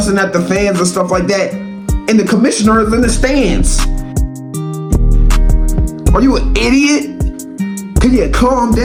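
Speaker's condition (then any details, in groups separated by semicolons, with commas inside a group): No condition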